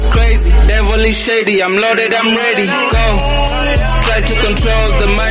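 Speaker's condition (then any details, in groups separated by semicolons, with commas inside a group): No condition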